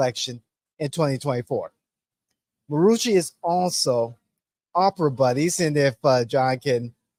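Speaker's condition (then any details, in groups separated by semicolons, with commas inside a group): No condition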